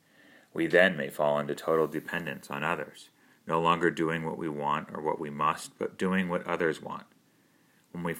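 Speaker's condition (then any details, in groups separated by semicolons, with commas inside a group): No condition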